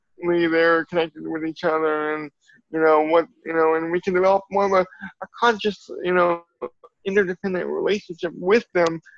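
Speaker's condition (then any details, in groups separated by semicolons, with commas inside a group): Cerebral palsy; from birth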